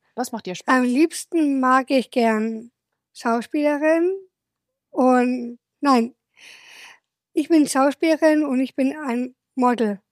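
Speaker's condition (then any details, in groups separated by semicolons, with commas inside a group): Down syndrome; age 28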